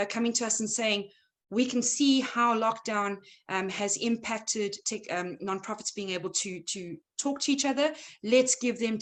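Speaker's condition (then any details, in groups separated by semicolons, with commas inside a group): No condition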